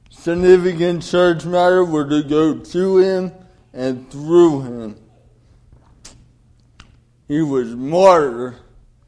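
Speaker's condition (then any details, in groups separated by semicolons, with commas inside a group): Cerebral palsy; delayed development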